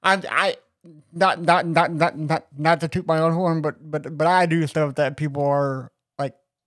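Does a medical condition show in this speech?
Yes: cerebral palsy; congenital, doctors told mother he likely could not walk.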